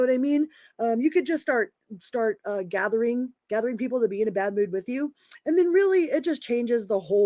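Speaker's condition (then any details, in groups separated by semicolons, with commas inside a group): No condition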